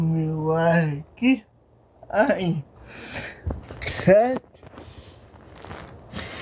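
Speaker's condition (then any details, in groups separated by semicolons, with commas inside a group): Paralysis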